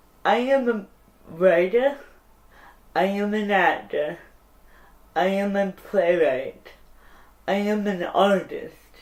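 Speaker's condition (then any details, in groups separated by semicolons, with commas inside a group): Cerebral palsy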